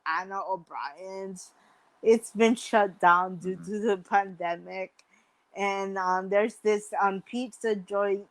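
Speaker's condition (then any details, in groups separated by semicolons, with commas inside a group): Mild cerebral palsy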